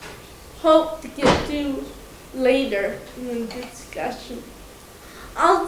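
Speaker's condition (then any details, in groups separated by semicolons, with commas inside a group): Cerebral palsy, mild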